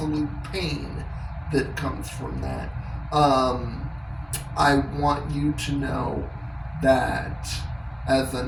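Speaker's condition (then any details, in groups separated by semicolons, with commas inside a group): Cerebral palsy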